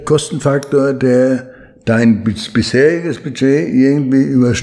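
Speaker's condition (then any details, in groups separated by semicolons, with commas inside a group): Parkinson's disease; needs much training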